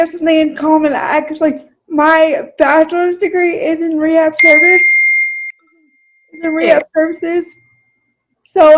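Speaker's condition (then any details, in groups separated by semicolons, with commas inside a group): Cerebral palsy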